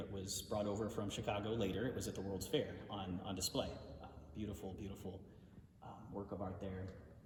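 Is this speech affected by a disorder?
No.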